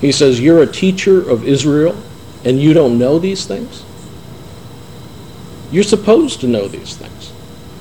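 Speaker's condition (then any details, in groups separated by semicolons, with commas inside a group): No condition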